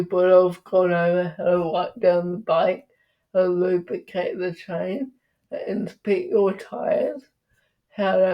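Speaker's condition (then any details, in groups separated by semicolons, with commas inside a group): Cerebral palsy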